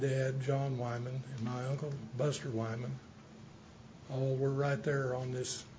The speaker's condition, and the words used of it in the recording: Parkinson's disease. I've got Parkinson's, so I'm a little shaky tonight, not speaking too fast.